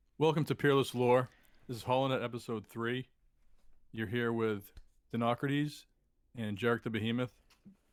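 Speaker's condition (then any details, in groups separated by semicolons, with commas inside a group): No condition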